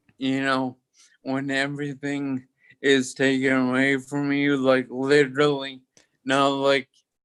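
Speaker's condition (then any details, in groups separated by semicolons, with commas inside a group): Toxic leukoencephalopathy, locked-in syndrome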